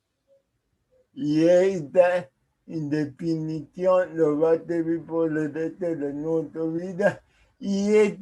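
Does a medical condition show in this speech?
Yes: cerebral palsy.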